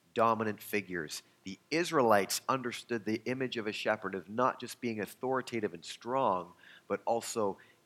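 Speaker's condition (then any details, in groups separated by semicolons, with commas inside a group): No condition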